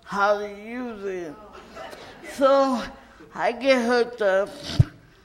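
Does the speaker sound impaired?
Yes: cerebral palsy; adult, wheelchair user, lives independently without 24-hour support.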